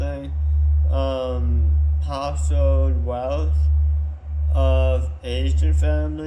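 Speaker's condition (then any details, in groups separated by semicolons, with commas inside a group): Tongue cancer surgery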